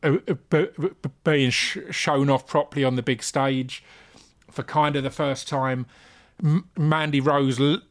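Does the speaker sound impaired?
Yes: stammer; persistent difficulty with hard g sounds; struggles with hard g, avoids words starting with hard g, stutters and sputters, words catching; here repeated sounds, prolonged sounds.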